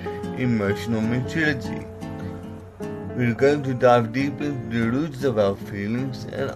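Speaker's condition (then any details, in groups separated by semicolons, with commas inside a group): Cerebral palsy; from birth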